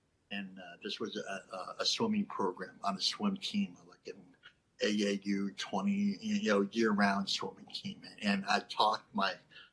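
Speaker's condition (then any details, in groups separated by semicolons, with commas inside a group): Cleft lip and palate; lisp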